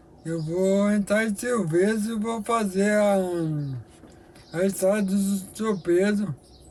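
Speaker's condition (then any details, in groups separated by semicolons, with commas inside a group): Amyotrophic lateral sclerosis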